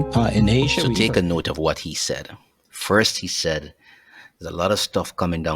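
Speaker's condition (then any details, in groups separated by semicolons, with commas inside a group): No condition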